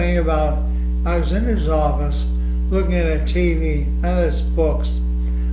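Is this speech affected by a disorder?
Yes: ALS.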